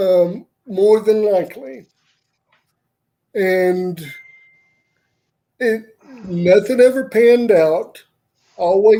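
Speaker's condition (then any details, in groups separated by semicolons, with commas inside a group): Cerebral palsy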